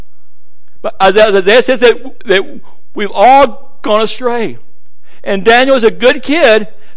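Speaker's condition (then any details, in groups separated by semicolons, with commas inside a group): Stuttering; struggled with it for a while, adults at gadsdale said stutter barred preaching; stuttering amount varies, heavy stuttering greatly lengthens speaking time; repeated sounds, repeated words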